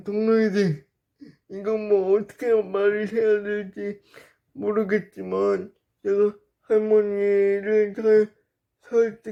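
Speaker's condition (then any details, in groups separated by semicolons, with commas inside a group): Brain lesion disability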